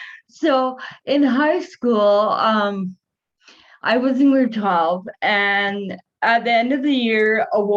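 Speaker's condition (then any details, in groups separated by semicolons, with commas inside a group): Cerebral palsy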